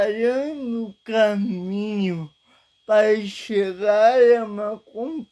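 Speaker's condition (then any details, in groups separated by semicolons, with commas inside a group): Paralysis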